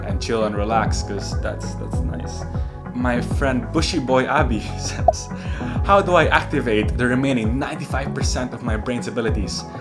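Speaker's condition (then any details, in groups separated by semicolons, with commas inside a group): No condition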